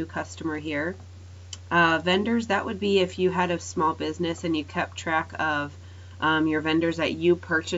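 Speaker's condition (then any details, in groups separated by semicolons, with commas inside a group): No condition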